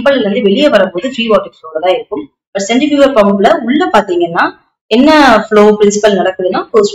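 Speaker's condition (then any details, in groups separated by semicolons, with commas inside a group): No condition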